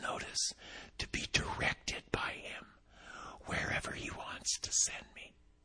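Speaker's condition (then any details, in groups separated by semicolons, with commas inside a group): Vocal cord paralysis, unilateral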